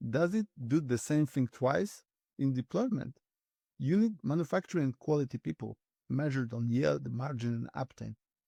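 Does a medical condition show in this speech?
No.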